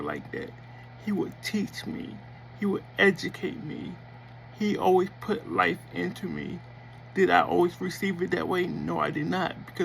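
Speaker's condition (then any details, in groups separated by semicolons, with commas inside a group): Cerebral palsy; affects speech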